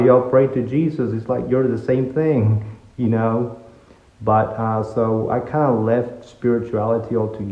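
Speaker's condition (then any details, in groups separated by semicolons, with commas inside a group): No condition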